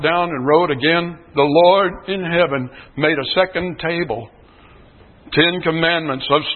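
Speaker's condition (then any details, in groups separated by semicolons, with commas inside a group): No condition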